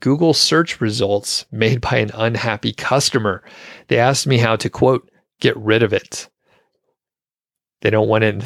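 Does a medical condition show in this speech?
No.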